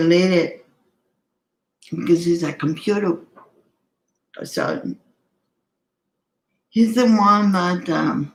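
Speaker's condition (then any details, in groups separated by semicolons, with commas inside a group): Cerebral palsy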